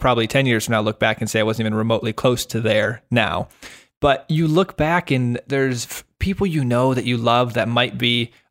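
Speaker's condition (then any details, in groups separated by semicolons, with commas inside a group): No condition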